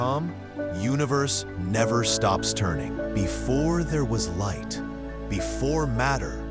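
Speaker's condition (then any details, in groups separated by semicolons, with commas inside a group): No condition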